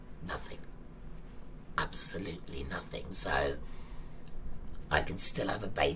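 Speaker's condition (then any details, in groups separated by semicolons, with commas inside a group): Laryngectomy; laryngectomy for thyroid cancer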